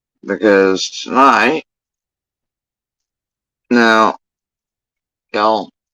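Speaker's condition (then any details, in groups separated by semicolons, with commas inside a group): Facial paralysis after surgery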